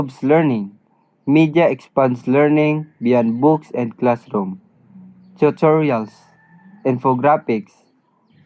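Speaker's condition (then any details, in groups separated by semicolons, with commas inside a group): No condition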